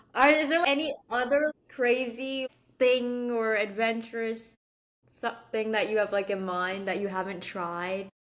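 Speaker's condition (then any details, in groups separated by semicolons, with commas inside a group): No condition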